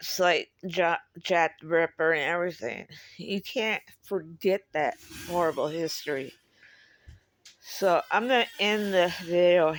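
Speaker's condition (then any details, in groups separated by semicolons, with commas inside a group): Cerebral palsy; speaks differently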